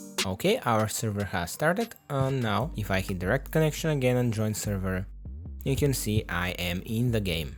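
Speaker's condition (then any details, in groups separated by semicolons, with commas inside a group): No condition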